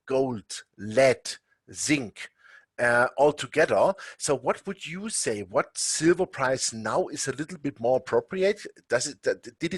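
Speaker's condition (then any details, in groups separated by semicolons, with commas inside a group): No condition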